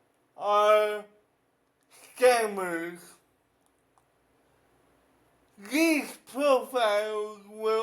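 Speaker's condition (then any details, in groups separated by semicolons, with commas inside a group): Cerebral palsy; affects whole body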